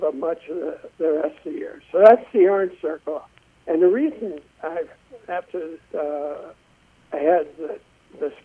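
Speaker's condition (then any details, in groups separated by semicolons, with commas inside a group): Essential tremor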